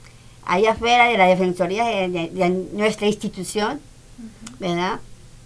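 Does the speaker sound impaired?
Yes: Down syndrome.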